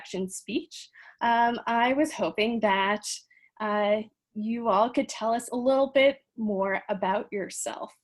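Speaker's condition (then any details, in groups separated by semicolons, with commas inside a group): No condition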